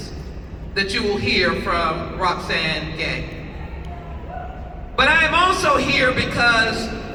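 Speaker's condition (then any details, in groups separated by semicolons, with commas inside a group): No condition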